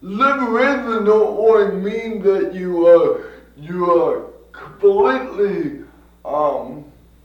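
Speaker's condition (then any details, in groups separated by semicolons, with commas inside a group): Cerebral palsy; from birth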